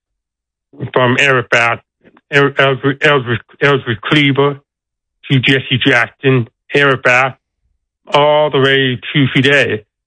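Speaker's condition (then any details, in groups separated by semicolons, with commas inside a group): Deafness; deaf accent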